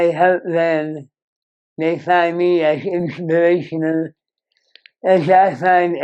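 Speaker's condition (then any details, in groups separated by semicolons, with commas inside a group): Moebius syndrome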